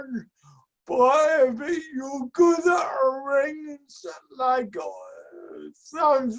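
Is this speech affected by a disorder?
Yes: speech and mobility impairment.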